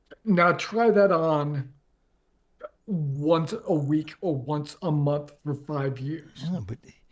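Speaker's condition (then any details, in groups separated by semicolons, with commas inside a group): ALS; progressive, onset leg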